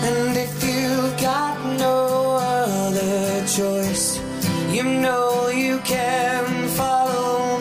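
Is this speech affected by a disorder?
No.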